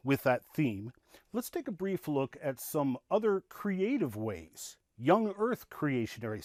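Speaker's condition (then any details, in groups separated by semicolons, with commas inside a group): No condition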